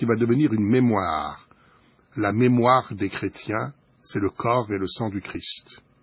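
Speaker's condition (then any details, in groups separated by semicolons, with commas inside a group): No condition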